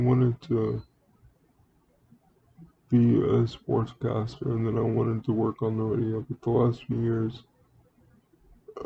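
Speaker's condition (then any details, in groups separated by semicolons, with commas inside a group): Cerebral palsy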